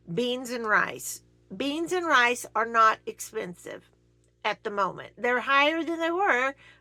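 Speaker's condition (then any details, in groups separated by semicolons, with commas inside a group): No condition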